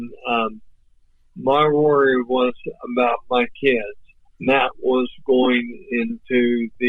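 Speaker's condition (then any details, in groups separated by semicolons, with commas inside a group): ALS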